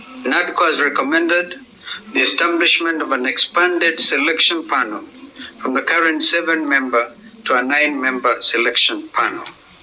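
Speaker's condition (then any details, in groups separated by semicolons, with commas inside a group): No condition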